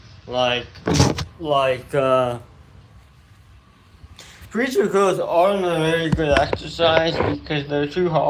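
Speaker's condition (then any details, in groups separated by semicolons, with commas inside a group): Tongue cancer surgery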